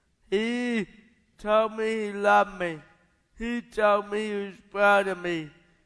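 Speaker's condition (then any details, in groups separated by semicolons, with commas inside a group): Cerebral palsy; onset about 30 to 40 days after birth, caused by parents' lifestyle, not birth defects, lifelong, white plastic braces on both legs in childhood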